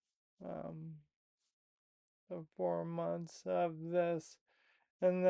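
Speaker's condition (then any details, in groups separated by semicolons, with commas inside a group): Primary lateral sclerosis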